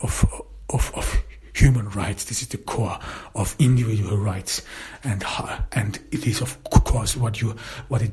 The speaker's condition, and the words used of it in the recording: Stuttering. I myself feel it in a way that my speaking has improved, that I some sort of, the more I talk, the more I speak, I stutter less.